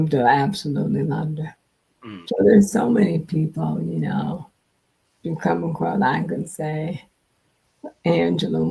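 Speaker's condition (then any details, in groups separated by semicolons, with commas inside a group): Multiple sclerosis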